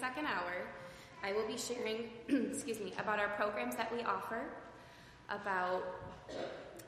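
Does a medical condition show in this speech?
No.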